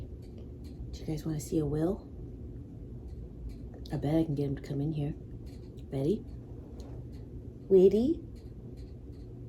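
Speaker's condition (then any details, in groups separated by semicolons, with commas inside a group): No condition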